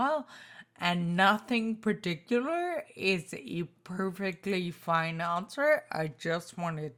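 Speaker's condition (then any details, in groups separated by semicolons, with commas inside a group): Spinocerebellar ataxia type 2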